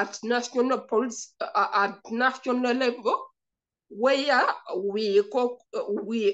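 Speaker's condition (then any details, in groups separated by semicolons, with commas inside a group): Cerebral palsy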